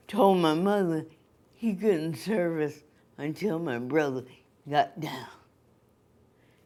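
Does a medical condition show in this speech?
Yes: cerebral palsy; cerebral palsy, from birth.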